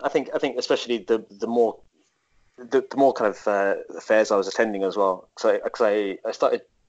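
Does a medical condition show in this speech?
Yes: stutter; speech impediment; here repeated words, prolonged sounds.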